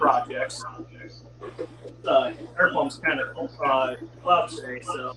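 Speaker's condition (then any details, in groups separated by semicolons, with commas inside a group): No condition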